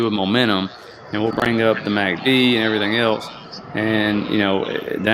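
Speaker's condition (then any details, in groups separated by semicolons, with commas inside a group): No condition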